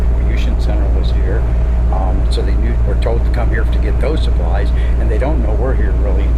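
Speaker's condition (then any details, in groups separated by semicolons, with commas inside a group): No condition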